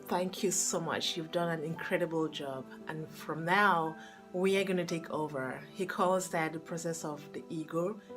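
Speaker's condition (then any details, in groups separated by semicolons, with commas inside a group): No condition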